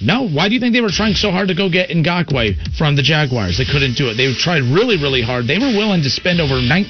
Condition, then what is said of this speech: None; typical speech.